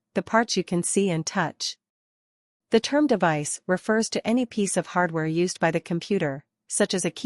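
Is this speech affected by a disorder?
No.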